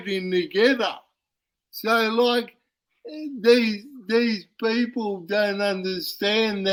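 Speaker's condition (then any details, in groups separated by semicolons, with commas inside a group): Cerebral palsy; uses wheelchair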